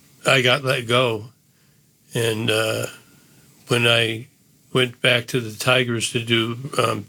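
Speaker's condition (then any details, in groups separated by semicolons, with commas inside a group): Parkinson's disease; once unable to speak on live TV, leading to diagnosis two days later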